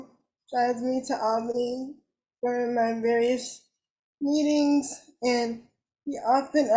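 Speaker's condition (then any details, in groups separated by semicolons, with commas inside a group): Cerebral palsy; uses wheelchair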